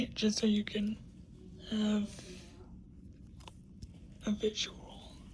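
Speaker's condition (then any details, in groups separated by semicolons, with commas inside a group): Cerebral palsy; uses a wheelchair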